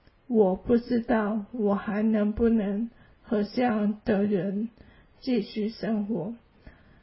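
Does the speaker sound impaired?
Yes: ALS; hand weakness, cannot write, type or grasp, arm muscle atrophy, cause unknown, year of immunoglobulin injections; slower speech, quieter voice.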